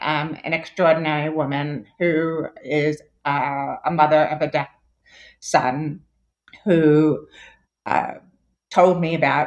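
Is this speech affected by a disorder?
Yes: deafness; two cochlear implants after Esteem battery died at 10 years, permanently deaf without them.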